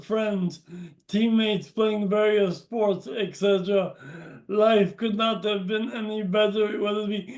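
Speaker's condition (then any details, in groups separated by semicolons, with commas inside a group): Brain injury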